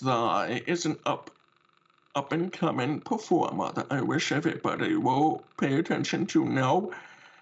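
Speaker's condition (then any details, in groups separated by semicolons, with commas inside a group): Deafness with cochlear implant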